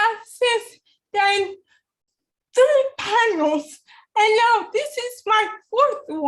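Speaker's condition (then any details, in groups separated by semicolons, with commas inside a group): Cerebral palsy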